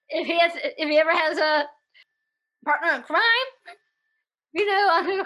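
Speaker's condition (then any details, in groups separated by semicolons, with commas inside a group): Down syndrome; developmental disability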